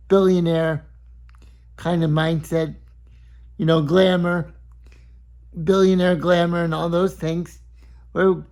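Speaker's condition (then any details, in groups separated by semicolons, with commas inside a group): Cerebral palsy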